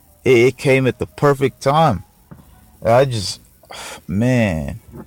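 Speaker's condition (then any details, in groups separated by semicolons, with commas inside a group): No condition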